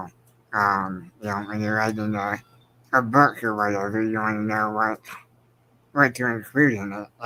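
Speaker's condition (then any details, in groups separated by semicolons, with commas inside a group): Spinal muscular atrophy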